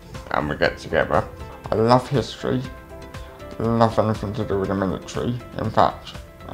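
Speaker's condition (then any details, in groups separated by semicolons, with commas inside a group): Cerebral palsy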